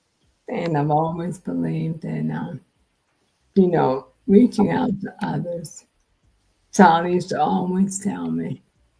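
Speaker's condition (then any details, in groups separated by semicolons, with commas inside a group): Multiple sclerosis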